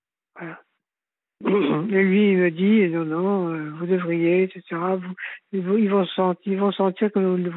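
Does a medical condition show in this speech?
Yes: Parkinson's disease; left leg dragging, frequent tripping, noticed by sports coach, diagnosed by rheumatologist, confirmed by neurologist.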